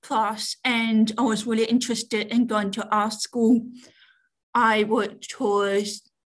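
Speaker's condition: Deafness; cochlear implant with audio cable for Zoom and team meetings

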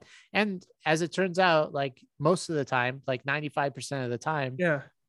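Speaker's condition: No condition

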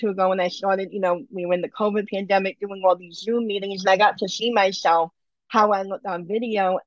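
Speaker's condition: Bilateral cleft lip and palate; surgeries needed to function normally with eating

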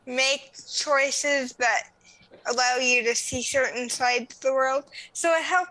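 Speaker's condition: Cerebral palsy; Crested Valley Therapeutic Riding Program, rides for therapy

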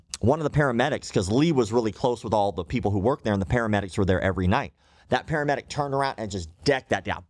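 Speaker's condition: Cleft lip and palate

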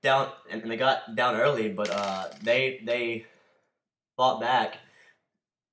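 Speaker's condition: Stutter; repeated words, blocks

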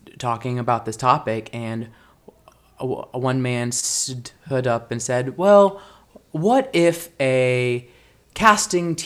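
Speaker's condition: Stuttering; not caused by nervousness; varies with excitement, worse when hurt, stuttered on tour stage, stuttered a lot in Grease audition; prolonged sounds, blocks

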